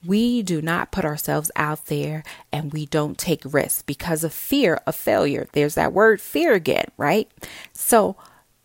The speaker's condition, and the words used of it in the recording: None; typical speech.